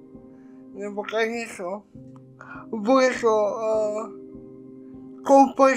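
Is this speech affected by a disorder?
Yes: cerebral palsy.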